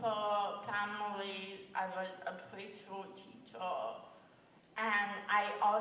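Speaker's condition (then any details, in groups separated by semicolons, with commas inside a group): Cerebral palsy; hard to be understood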